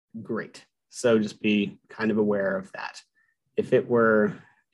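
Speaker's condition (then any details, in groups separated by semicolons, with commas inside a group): No condition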